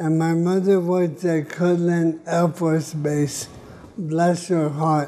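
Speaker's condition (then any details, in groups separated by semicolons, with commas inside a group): ALS (Lou Gehrig's disease)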